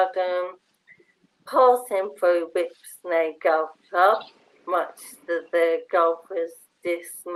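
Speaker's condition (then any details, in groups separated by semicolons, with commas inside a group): Motor neurone disease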